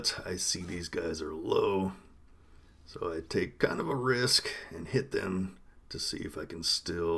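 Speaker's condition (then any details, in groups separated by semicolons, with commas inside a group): No condition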